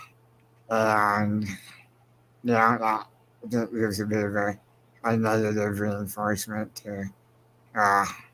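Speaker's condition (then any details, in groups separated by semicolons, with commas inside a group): Spinal muscular atrophy; progressive, wheelchair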